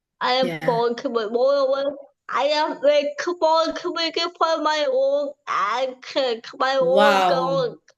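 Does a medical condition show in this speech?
Yes: cerebral palsy; from birth.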